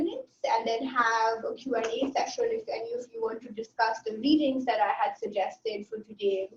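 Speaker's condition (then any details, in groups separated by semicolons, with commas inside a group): No condition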